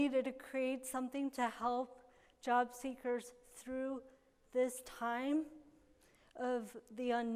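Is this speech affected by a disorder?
Yes: cerebral palsy.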